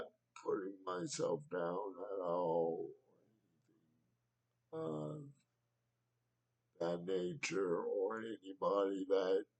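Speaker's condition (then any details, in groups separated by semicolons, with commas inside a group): Cerebral palsy; wheelchair, needs transfer help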